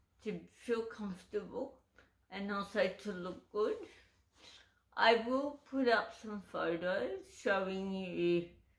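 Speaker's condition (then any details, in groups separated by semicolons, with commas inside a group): Cerebral palsy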